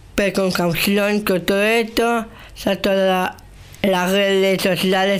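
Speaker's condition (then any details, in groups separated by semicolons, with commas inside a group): Down syndrome; age 35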